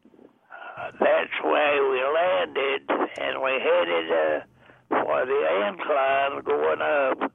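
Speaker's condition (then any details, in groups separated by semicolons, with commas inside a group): Deafness; also blind, age 99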